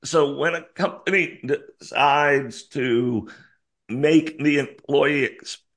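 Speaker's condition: Spasmodic dysphonia; rare neurological voice disorder, no known cause or cure, sudden onset in 2010 while CEO; throat muscles spasm, squeeze and contract when talking, speaking extremely difficult, learned to talk less

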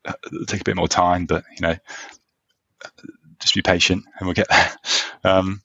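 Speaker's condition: Stammering; past group therapy sessions gave temporary easier speech then relapse, past voluntary stammering practice; works on acceptance rather than fluency, discloses stammer openly, e.g. at interview start; speech blocks, gets stuck, amount of stammering varies between conversations; blocks

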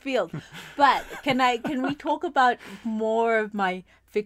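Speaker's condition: No condition

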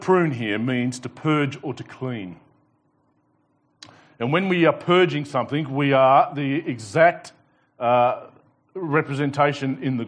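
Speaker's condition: No condition

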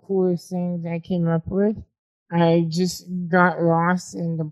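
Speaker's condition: Spinal muscular atrophy type 2; uses microphone as voice-driven beat pad to make music

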